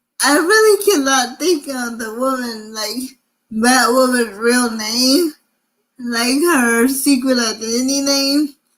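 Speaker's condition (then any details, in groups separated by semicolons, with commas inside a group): Cerebral palsy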